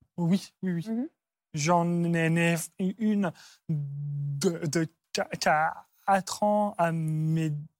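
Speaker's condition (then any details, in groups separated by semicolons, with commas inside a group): Stuttering; onset at about age 4 after grandmother's throat cancer, fluent before, once misdiagnosed as Gilles de la Tourette; no attempts to control stuttering; part-word and word repetitions, frequent euh fillers; repeated sounds, prolonged sounds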